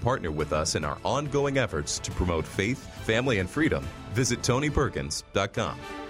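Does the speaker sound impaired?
No.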